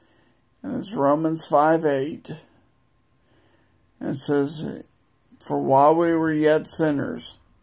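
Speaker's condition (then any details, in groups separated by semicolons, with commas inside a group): Multiple sclerosis; no control over legs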